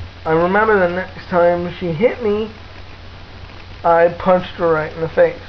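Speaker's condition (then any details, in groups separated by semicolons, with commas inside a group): Cerebral palsy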